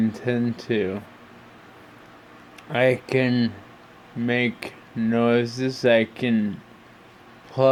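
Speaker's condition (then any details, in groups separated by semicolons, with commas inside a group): Brain injury (brain shearing); brain shearing, vehicle accident, tracheostomy, weak right face and throat; outpatient rehab, trach hole healing, possible TENS for face, throat; voice sounds poor, hard to sing or accentuate, weak throat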